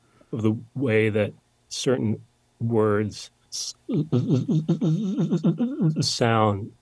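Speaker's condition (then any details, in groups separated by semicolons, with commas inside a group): Stutter; long hidden; still stutters, no cure; blocking, no stuttering when singing; repeated sounds, prolonged sounds, blocks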